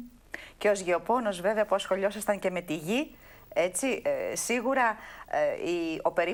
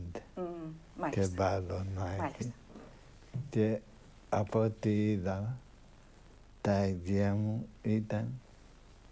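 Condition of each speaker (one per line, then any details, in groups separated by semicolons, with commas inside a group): No condition
Parkinson's disease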